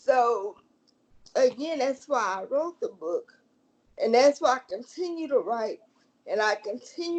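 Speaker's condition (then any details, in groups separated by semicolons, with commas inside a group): Cerebral palsy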